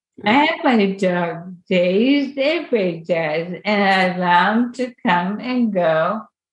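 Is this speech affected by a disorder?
Yes: ALS; onset with wrist weakness and reduced grip.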